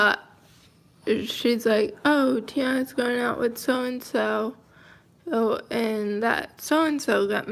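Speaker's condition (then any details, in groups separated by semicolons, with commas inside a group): Cerebral palsy, mild; speech affected, throat tightens, needs deep breaths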